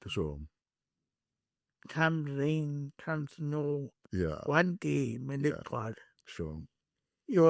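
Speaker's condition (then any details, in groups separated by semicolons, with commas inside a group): Cerebral palsy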